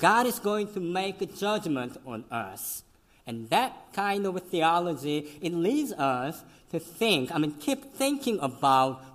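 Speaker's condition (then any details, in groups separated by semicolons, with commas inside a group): Cleft lip and palate; congenital, severe, eleven surgeries, last one 22 years ago in college; could not suck breast milk as newborn, fed formula and cow milk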